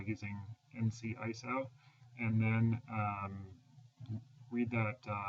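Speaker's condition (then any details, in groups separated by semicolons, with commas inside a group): No condition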